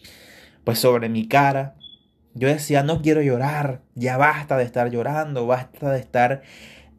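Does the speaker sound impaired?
No.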